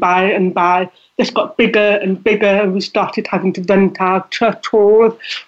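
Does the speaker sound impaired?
Yes: deafness; deafness audible in voice.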